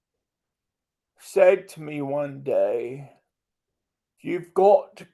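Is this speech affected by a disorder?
Yes: multiple sclerosis.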